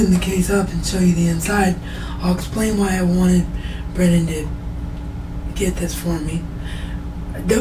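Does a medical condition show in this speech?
Yes: cerebral palsy; wheelchair bound.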